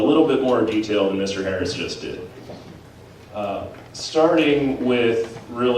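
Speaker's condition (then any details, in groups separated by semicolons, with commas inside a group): No condition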